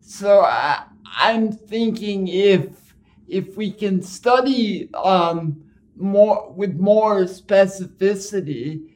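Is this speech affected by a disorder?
Yes: cerebral palsy; ride-sharing like Uber an obstacle.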